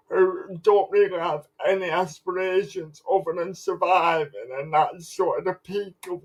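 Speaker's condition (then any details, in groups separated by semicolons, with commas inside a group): Cerebral palsy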